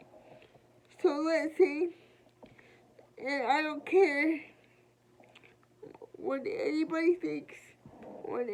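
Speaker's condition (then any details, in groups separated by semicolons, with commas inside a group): Cerebral palsy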